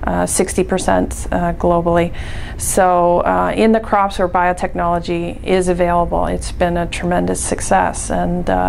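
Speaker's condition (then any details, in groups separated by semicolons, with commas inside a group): No condition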